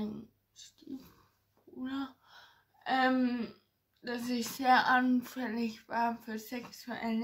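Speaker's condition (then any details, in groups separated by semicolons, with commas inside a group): Ataxia; ataxia affecting hands and fingers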